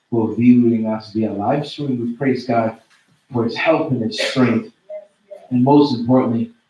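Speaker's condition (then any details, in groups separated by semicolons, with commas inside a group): No condition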